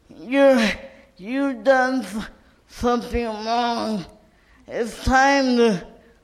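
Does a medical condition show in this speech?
Yes: cerebral palsy; cerebral palsy from birth, did not get needed physical therapy in childhood.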